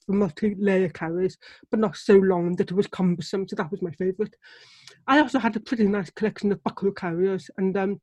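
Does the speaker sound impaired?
Yes: deafness; relies on lip reading, struggles to hear baby cry or tones of sounds.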